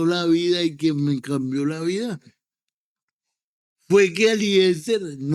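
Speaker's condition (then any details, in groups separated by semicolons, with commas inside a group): Cerebral palsy; present from birth, walks with difficulty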